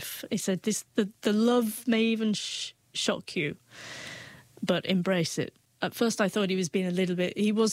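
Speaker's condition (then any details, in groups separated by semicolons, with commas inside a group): Stammering; stammer since youth, long hidden, feared phone, joined British Stammering Association on advice of John Larkin; once hid stutter, first stuttered openly on phone with John Larkin, now talks freely with strangers; prolonged sounds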